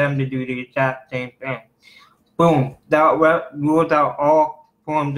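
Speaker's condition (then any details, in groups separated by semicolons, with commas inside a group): Cerebral palsy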